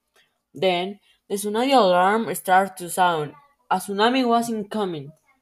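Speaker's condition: No condition

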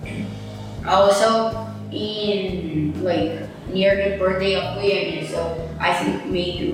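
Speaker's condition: No condition

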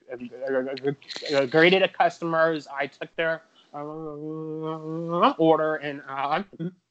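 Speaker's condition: Stuttering; chronic developmental stuttering, onset about age 3 to 3.5 per parents, not outgrown, persisted into adulthood; blocks

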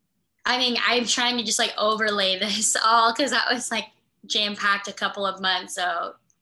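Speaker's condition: Cleft lip and palate

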